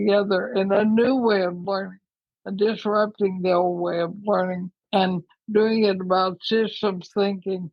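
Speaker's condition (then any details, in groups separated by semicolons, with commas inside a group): ALS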